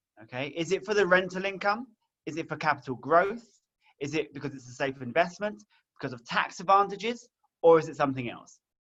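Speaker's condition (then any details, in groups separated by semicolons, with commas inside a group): No condition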